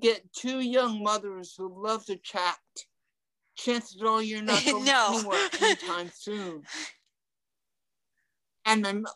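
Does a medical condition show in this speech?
Yes: ataxic cerebral palsy, mild; talking affected, tongue affected a little, frequent stuttering in past, improved with speech therapy.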